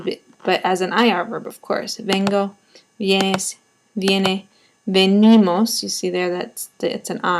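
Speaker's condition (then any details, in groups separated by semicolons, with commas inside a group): No condition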